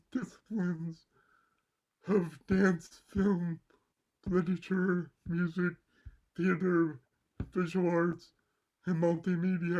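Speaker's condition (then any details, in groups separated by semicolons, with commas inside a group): Cerebral palsy; mild left side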